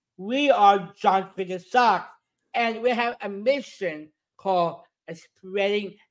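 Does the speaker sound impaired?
Yes: Down syndrome; three copies of chromosome 21; speaks for himself in interview, does speaking engagements.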